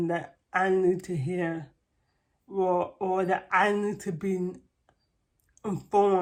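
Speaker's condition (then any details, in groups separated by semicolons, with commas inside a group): Cerebral palsy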